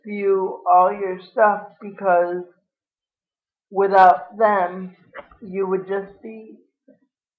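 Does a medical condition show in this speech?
Yes: cerebral palsy; lifelong, wheelchair user.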